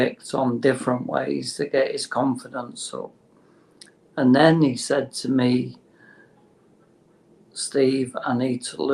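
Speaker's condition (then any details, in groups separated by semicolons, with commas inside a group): Motor neurone disease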